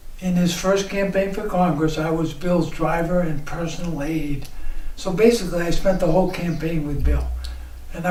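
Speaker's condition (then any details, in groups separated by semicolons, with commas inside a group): ALS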